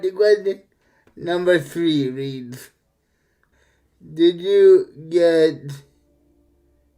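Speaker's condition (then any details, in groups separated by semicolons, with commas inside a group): Cerebral palsy; present from birth, uses wheelchair; muscles weaker from disuse, not progression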